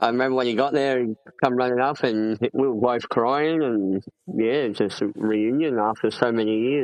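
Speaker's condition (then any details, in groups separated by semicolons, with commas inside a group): Cleft palate; congenital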